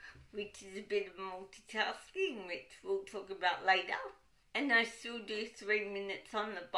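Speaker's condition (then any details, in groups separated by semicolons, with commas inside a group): Cerebral palsy, dystonic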